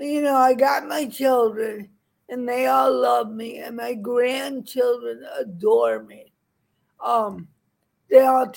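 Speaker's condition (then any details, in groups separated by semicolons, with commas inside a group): Cerebral palsy; cane advised against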